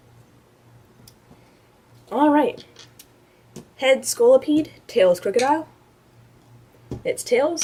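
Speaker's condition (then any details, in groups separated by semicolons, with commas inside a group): No condition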